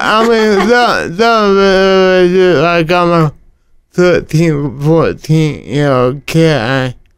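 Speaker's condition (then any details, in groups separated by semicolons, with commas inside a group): Cerebral palsy; talking affected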